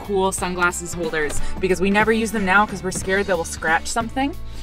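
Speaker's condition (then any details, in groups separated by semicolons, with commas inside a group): No condition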